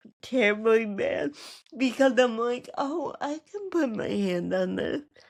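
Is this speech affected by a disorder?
Yes: cerebral palsy.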